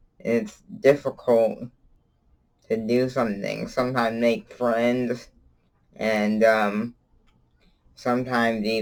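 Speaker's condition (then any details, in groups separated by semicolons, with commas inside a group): Cerebral palsy; from birth, wheelchair user; 16 years since birth, wheelchair throughout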